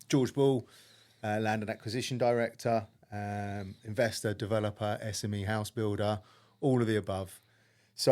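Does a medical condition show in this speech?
No.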